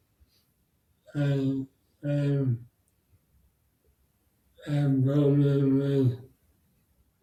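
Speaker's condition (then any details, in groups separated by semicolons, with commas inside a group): Bulbar and upper limb MND; bulbar and upper limb onset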